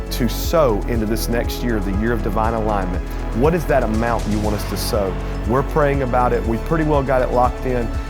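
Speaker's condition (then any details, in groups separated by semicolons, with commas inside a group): No condition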